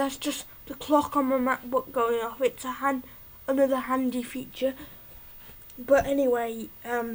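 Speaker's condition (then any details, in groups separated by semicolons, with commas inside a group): Cerebral palsy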